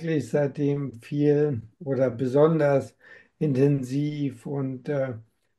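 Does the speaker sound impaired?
Yes: amyotrophic lateral sclerosis; diagnosed at 47, slower course than other affected patients.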